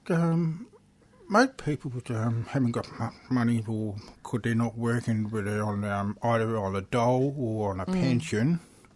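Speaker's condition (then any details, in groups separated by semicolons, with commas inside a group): Deafness; struggles when people talk quickly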